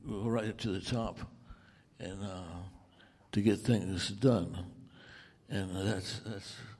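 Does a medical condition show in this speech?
Yes: Parkinson's; over 14 years since onset; wife Liz is chauffeur and lifeline.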